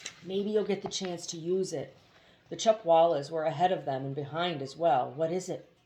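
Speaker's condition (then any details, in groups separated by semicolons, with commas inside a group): No condition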